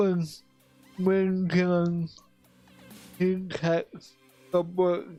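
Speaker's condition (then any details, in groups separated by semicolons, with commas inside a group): Cerebral palsy; affects voice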